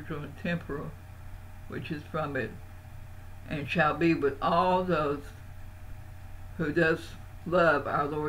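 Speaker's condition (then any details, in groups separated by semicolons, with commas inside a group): Parkinson's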